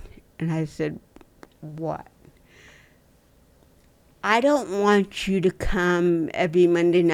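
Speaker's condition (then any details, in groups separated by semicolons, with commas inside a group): Cerebral palsy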